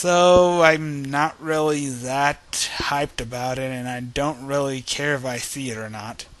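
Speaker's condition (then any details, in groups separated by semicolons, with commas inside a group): No condition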